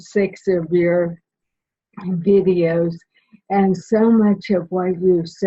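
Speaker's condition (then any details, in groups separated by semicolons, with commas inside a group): Primary lateral sclerosis; slow-progressing ALS form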